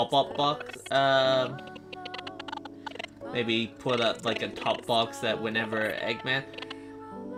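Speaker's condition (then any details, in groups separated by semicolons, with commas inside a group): No condition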